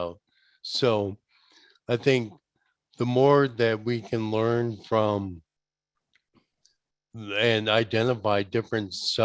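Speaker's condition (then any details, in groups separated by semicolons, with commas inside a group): ALS; diagnosed age 48, investigational therapy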